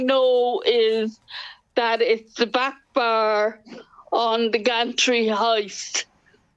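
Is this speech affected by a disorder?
Yes: cerebral palsy; cerebral palsy from birth, quadriplegia, legs fixed by surgery so don't bend, dependent on two carers and hoist; confined to bed, special hoist awaiting part or replacement from HSE, head OT exploring other options.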